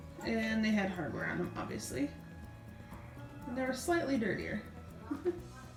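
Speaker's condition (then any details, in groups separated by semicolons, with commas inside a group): No condition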